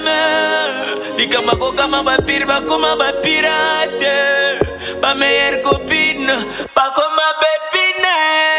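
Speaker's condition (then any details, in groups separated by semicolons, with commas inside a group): No condition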